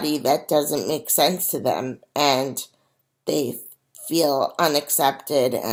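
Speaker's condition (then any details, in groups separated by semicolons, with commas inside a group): Cerebral palsy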